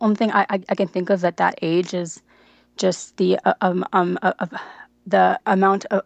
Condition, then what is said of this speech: Stuttering. For the most part, no, I often have a hard time with phone calls.